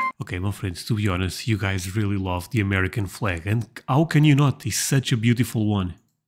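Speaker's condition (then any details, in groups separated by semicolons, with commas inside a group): No condition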